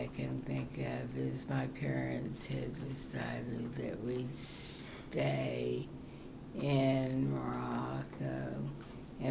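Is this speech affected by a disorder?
Yes: Parkinson's; very soft, low voice.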